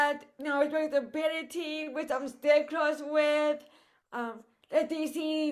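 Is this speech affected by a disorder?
Yes: cerebral palsy; voice affected.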